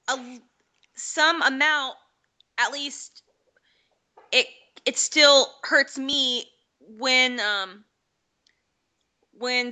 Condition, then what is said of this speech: Stuttering. So if you hear me making kind of strange sounds while I'm speaking.